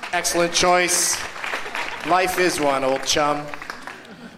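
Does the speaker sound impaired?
No.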